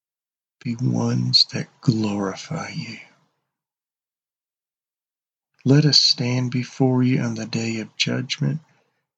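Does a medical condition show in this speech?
No.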